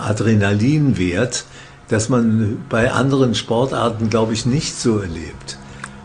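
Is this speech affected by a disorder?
Yes: Parkinson's disease; first diagnosed by a psychiatrist, treated by professor Jens Volkmann in Würzburg; feels as if not having Parkinson.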